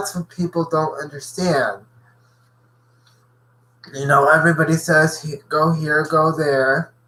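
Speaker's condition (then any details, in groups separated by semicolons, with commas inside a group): Cerebral palsy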